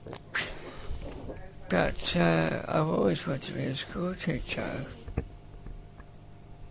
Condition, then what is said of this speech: Muscular dystrophy. The wheezing noise that you hear is the pump on the respirator.